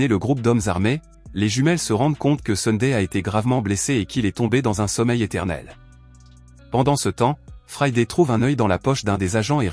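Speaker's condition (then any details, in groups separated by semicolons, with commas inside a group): No condition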